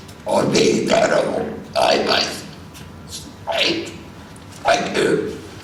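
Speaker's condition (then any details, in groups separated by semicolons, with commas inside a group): Voice box removed; laryngectomy, larynx removed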